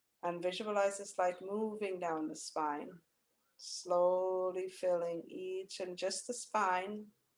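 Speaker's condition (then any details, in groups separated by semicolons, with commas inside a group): No condition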